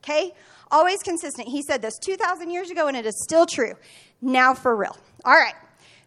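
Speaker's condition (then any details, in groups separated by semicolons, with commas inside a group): No condition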